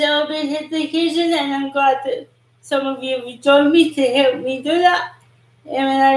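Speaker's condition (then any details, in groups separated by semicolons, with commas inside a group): Cerebral palsy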